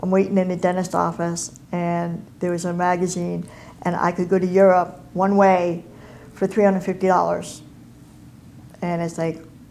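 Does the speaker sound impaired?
Yes: cleft palate and cleft lip; congenital.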